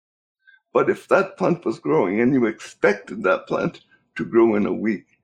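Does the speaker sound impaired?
Yes: cerebral palsy; cerebral palsy since birth, affects muscles and nerves, unable to walk.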